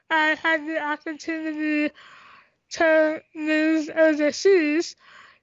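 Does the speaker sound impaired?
Yes: tracheostomy; congenital cystic hygroma of head and neck, lymphatic system, cysts in airway and esophagus, 50-60 surgeries; doctors predicted never talking, learned to talk, unable to swallow, breathing effortful when running.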